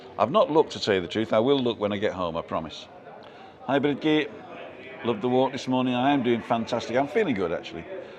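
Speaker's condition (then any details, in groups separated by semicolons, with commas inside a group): No condition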